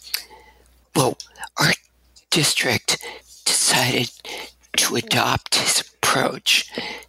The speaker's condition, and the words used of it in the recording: Spasmodic dysphonia. But as I say in my workshops, because a lot of times people are looking really concerned when they hear what I sound like.